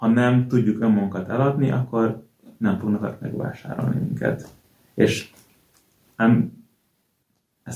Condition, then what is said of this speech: Stuttering. Az, hogy elakadok, az emberek kevésbé jönnek rám, kevésbé hallgatnak rám.